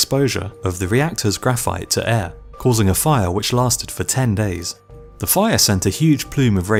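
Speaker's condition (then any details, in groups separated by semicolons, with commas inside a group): No condition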